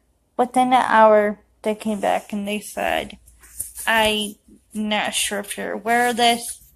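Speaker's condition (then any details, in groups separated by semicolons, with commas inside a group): Cerebral palsy; affects walking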